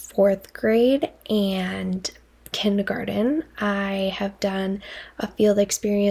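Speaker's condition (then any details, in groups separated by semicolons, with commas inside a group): No condition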